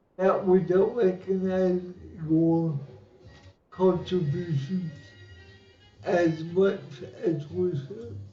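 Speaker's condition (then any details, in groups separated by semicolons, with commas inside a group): Cerebral palsy; lifelong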